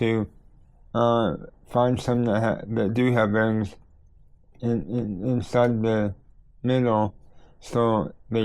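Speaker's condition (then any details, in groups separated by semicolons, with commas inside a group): Cerebral palsy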